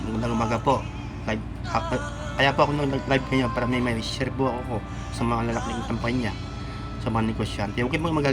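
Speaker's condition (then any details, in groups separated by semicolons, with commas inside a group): No condition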